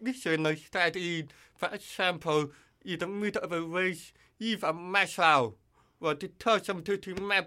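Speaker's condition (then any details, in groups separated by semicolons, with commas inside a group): Deafness; needs others' feedback on loudness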